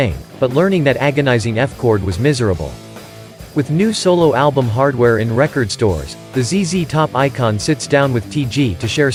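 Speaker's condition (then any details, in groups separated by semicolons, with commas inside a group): No condition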